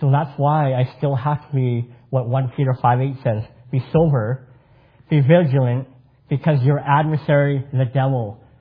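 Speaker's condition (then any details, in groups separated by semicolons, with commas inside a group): Cleft palate; congenital cleft palate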